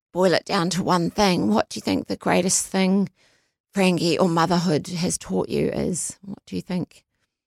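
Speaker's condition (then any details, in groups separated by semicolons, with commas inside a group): Voice disorder; voice audibly affected at the moment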